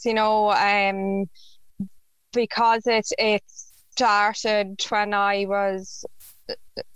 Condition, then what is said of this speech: Stuttering. I don't really stutter around my brother, around my sister.